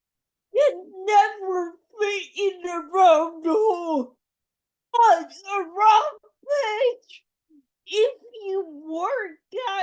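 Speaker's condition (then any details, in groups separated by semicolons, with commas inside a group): Cerebral palsy; oxygen deprivation at birth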